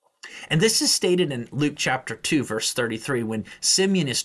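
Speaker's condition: No condition

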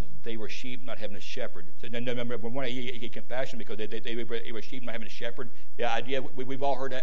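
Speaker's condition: Stuttering; throat may get scratchy during talk, Halls lozenges at hand; repeated sounds, repeated words

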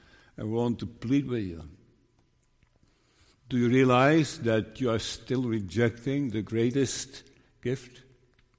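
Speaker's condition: Parkinson's disease; very slow progression per neurologist

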